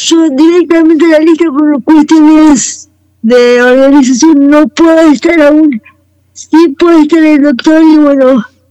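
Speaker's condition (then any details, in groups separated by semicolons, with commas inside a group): Cerebral palsy; wheelchair user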